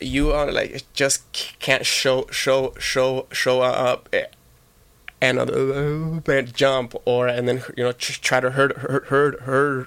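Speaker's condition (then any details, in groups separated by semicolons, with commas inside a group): Stuttering; stutter and speech impediment from birth, improved gradually, not expected to fully go away; still stutters, improved over time, talking publicly a big challenge; much worse in childhood, once could not say a single sentence, hit head from frustration; repeated sounds, repeated words, prolonged sounds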